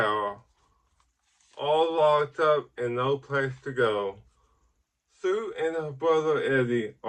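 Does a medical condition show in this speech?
Yes: ataxic cerebral palsy.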